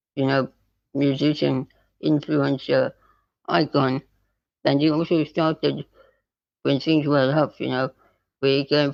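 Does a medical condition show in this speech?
Yes: spinal muscular atrophy type 2.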